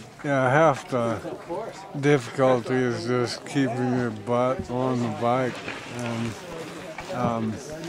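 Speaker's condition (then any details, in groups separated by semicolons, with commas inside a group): ALS; onset in biceps, now affecting quads; progressing, about three years since onset, twitching, no feeding tube; losing voice, mostly muscular, little respiratory involvement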